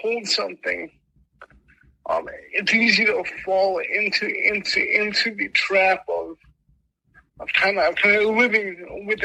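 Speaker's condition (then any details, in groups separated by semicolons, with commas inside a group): Mild cerebral palsy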